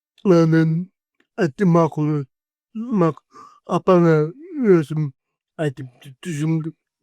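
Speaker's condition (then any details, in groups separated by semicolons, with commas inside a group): Cerebral palsy; 40 years with condition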